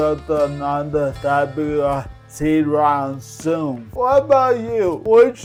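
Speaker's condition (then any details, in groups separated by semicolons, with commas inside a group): Cerebral palsy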